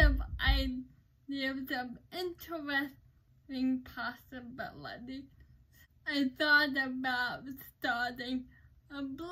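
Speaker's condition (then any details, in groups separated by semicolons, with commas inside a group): Cerebral palsy; uses crutches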